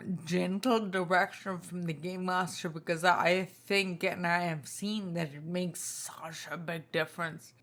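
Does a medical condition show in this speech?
Yes: spinocerebellar ataxia type 2, SCA2; tongue.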